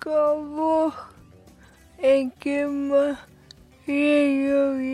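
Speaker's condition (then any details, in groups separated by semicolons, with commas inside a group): Cerebral palsy; host restates meaning and checks understanding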